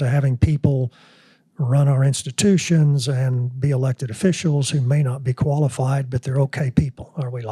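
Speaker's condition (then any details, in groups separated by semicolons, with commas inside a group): No condition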